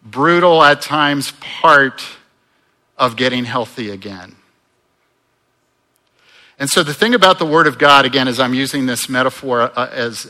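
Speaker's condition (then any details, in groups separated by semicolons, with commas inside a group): No condition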